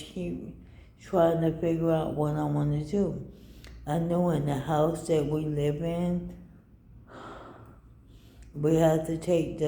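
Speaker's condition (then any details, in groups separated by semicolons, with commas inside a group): ALS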